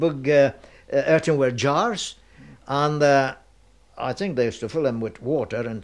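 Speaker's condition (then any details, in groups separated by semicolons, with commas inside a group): No condition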